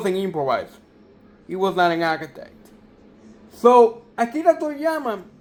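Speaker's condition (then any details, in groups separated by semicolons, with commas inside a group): Cerebral palsy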